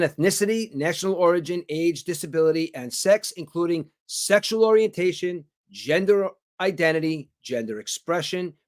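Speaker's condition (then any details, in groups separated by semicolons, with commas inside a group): No condition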